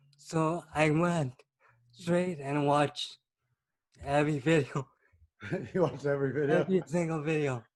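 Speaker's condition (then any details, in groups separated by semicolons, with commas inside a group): Cerebral palsy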